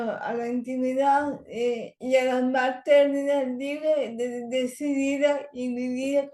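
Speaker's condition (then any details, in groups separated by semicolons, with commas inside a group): Cerebral palsy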